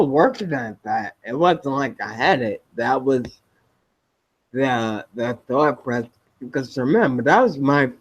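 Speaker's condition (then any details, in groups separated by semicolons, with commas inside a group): Spinocerebellar ataxia type 7, SCA7; speech impaired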